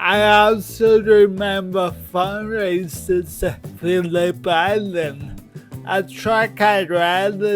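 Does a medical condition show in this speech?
Yes: cerebral palsy.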